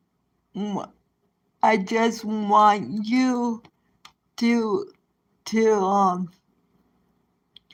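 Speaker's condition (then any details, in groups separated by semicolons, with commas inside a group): Cerebral palsy; present from birth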